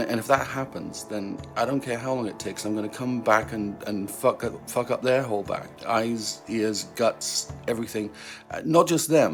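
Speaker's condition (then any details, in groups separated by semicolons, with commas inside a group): No condition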